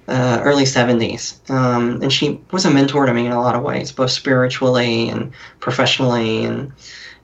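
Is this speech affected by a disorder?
Yes: cleft lip and palate; more nasal-sounding voice due to cleft.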